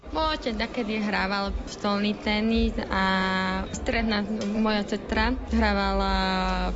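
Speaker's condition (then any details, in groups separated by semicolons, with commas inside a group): Deafness; born hearing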